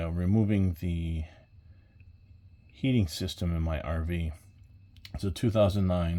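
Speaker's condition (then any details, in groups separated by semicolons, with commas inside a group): No condition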